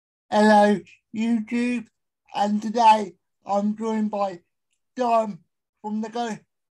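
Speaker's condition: Spastic quadriplegic cerebral palsy; unable to walk; told would never verbally communicate, later began speaking

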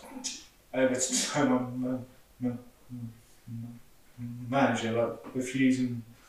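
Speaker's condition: Stutter; stammer present since school years; difficulty saying things at work raising safety concerns, speech reportedly different when drunk; repeated sounds, prolonged sounds, blocks

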